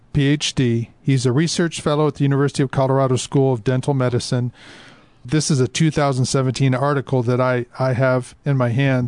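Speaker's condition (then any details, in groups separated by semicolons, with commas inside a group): No condition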